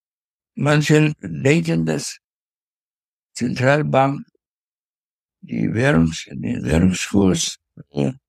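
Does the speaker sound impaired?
Yes: Parkinson's disease; enormous forgetfulness; forgets words mid-sentence.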